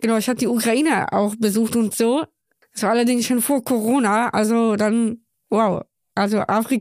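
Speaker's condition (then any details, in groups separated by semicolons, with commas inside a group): Down syndrome; congenital, born in Köln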